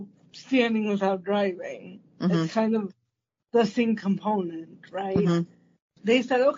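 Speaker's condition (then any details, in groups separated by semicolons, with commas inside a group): Cerebral palsy; congenital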